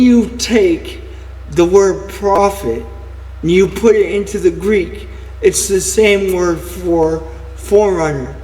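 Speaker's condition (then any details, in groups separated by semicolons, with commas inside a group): Cerebral palsy; only one hand usable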